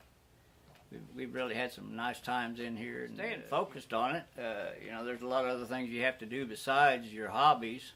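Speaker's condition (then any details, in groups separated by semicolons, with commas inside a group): No condition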